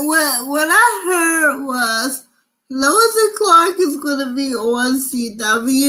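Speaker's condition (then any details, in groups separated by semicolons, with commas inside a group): Cerebral palsy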